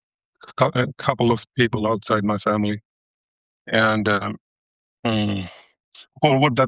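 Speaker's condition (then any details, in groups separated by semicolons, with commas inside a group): Stutter; stutter since toddler startled by big leashed dog, fluent in two languages before, childhood speech therapy; early 40s, about 40 years since onset, not the most severe but constantly on mind; fluctuates quite a lot, jaw moves when struggling to utter words, mistaken for drug use; repeated sounds, blocks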